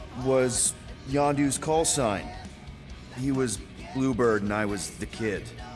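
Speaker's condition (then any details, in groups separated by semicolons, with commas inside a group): No condition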